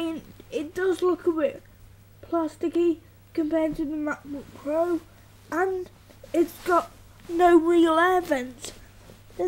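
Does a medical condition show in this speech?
Yes: cerebral palsy.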